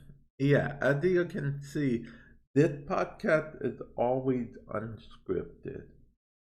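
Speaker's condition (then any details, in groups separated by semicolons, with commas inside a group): Cerebral palsy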